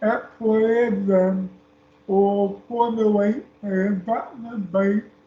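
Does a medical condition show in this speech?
Yes: speech impairment.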